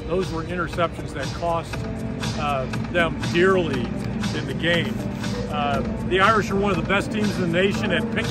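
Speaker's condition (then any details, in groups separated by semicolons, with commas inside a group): No condition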